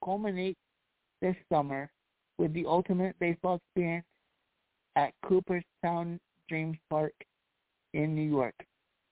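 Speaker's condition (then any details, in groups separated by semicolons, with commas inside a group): Cerebral palsy; past challenges speaking up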